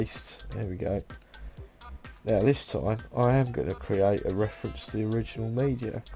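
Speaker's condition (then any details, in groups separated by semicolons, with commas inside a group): No condition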